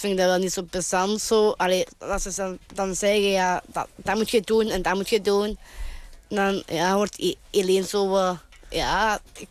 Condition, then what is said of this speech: Down syndrome. En mijn stem is een beetje, ik moet soms wel een beetje roepen eigenlijk.